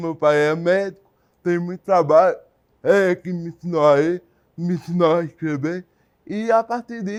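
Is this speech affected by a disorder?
Yes: cerebral palsy; from birth, lack of oxygen, non-progressive, motor only, wheelchair user.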